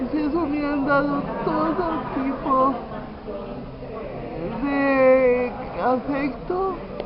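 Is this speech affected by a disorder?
Yes: cerebral palsy.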